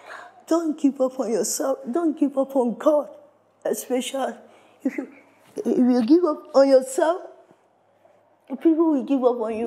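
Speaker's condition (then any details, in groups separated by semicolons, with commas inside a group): Severe cerebral palsy; uses wheelchair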